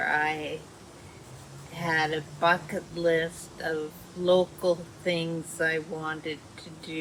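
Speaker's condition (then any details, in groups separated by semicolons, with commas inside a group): Dysarthria; caused by multiple sclerosis; end-stage MS, MS since age 14; speech worsening, still communicates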